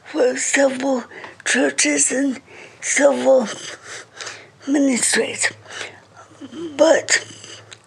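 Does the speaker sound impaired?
Yes: cerebral palsy; wheelchair user, affects reading, speech and more; reading very slow.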